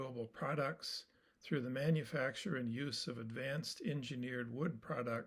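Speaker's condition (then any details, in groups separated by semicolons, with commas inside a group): No condition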